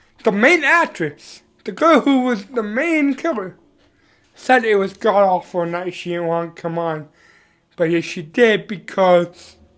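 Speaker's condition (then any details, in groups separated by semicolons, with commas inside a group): Cerebral palsy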